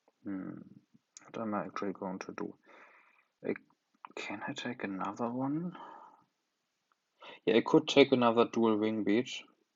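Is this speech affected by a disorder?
No.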